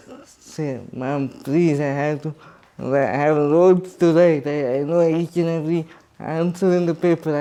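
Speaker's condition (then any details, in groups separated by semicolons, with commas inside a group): Cerebral palsy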